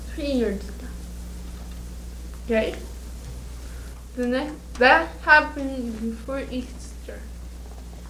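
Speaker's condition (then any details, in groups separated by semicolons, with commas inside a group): Cerebral palsy; air blocked after birth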